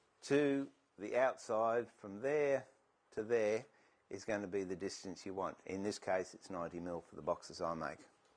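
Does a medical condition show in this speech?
No.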